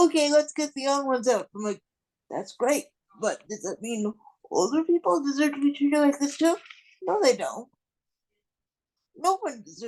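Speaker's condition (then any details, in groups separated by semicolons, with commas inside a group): Cerebral palsy; non-progressive, will not improve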